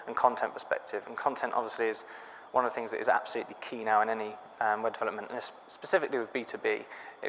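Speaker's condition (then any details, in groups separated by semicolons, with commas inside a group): No condition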